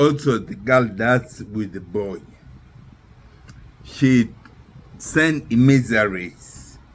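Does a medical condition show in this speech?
Yes: neurological disease.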